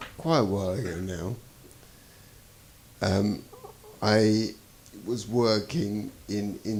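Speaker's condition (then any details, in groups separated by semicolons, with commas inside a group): Traumatic brain injury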